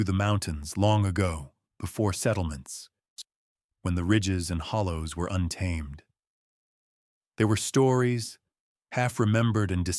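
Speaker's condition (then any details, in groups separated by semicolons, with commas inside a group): No condition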